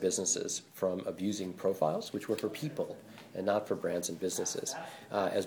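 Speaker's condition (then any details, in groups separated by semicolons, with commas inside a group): No condition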